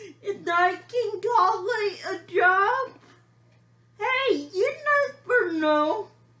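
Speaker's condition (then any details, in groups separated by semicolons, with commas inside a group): Cerebral palsy; shaky speech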